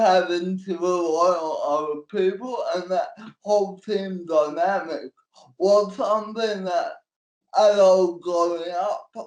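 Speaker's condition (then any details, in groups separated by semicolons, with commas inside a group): Cerebral palsy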